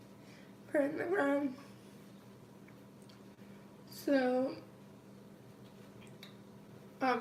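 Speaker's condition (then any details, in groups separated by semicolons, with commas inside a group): Cerebral palsy, mild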